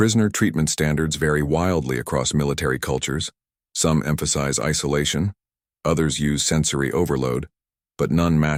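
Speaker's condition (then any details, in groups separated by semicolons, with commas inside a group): No condition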